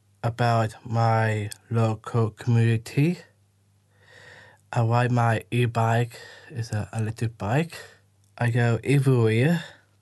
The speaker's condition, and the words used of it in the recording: Down syndrome. I can't always find the right words, which can be frustrated.